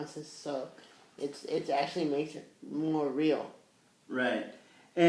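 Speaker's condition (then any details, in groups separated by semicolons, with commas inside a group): Cerebral palsy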